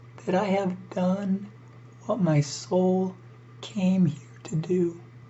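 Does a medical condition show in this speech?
Yes: ALS; neurodegenerative, physical function lost; struggles to breathe.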